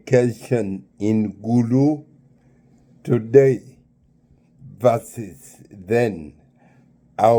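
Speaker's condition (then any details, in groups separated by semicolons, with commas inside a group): Neurological disease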